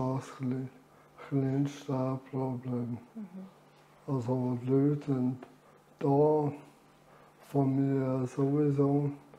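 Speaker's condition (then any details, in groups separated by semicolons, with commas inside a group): Amyotrophic lateral sclerosis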